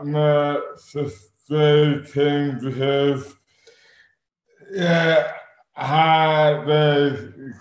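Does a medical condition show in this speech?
Yes: dystonia; sudden overnight adult onset, affects speech and arms, suspected congenital jaw defect plus rugby hits, damaged TMJ; 12 years since onset, progressed, hands partly lost and curled inwards, Botox injections, diagnosed by London neurologist; incredibly slurred, dramatically impaired, worse at onset with eating difficulty.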